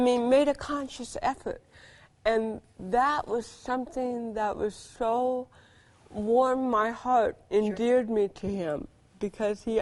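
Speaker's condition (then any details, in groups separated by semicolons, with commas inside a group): Cerebral palsy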